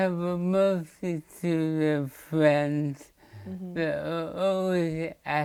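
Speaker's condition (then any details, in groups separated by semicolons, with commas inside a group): Motor neurone disease; diagnosed last year; slurred speech first sign, speech significantly worse recently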